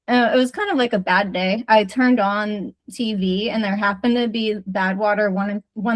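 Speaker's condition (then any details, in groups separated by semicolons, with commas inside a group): No condition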